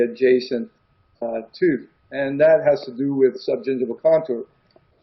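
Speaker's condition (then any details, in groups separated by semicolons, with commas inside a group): No condition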